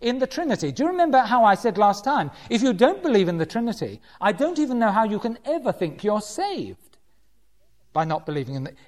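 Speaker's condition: No condition

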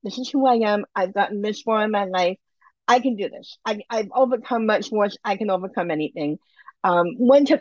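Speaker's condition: Bilateral cleft lip and palate; surgeries finished since mid-20s, has dental implants

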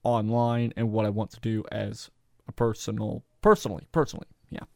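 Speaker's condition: No condition

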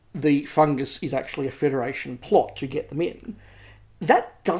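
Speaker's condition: No condition

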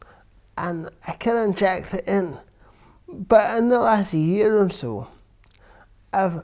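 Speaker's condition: Cerebral palsy; from birth

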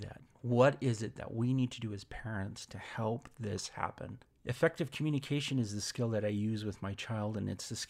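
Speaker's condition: No condition

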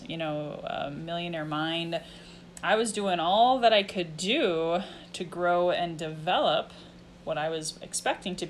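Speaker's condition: No condition

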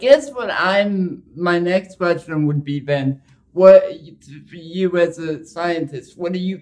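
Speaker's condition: Cerebral palsy; ride-sharing like Uber an obstacle

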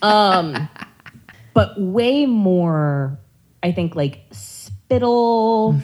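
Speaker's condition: No condition

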